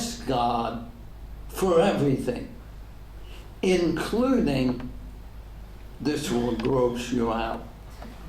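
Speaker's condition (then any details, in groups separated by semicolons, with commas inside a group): ALS; degenerative; diagnosed ten years ago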